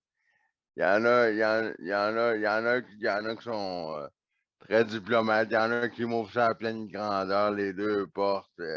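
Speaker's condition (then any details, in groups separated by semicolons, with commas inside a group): Neonatal cerebral palsy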